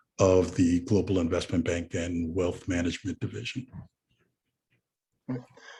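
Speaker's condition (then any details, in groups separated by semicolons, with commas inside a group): No condition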